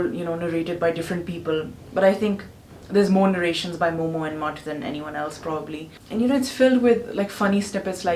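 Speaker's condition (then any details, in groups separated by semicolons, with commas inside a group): No condition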